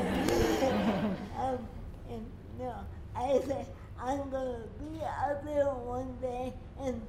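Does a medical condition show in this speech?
Yes: cerebral palsy.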